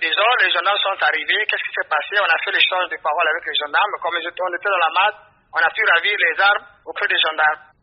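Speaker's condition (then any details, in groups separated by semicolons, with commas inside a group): No condition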